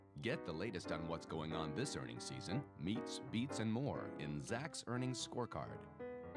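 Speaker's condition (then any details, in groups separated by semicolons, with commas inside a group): No condition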